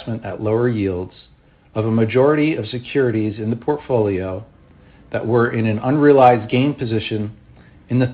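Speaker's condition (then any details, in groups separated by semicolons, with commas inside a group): No condition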